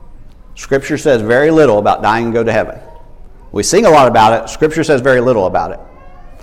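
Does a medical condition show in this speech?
No.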